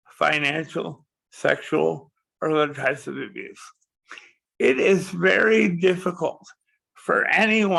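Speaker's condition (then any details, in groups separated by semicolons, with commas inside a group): Cerebral palsy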